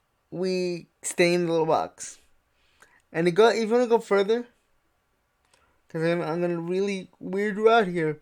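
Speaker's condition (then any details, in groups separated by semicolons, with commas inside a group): Cerebral palsy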